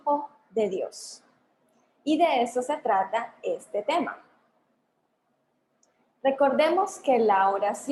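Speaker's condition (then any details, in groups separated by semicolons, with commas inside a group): No condition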